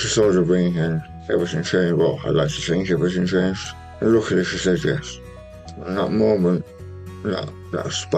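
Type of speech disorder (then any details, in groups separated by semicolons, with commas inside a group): Speech after partial glossectomy; tongue cancer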